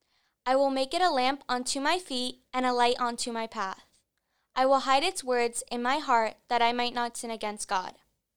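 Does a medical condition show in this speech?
No.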